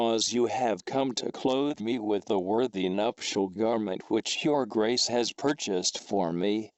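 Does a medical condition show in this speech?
No.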